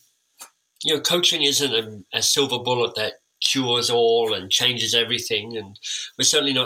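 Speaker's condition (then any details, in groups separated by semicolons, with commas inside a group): Cleft lip and palate; time with an orthodontist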